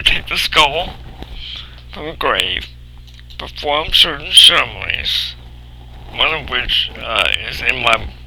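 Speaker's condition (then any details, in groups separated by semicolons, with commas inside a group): Cerebral palsy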